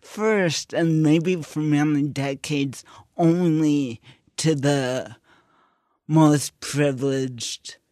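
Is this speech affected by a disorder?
Yes: cerebral palsy; cerebral palsy present from birth, brain cells died at birth; 50 plus years with condition; speech slurred, slurring tongue, hand tremor, reduced balance and coordination, intense muscles.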